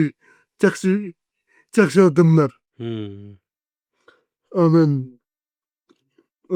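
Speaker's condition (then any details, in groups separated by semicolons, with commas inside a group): Cerebral palsy; 40 years with condition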